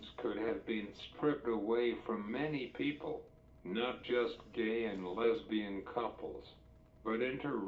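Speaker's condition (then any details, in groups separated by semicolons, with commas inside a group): Cerebral palsy; uses wheelchair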